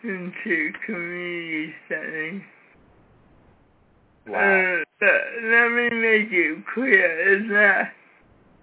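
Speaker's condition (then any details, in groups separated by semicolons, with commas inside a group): Cerebral palsy, severe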